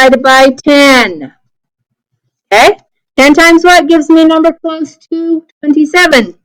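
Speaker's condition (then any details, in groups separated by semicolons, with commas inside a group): No condition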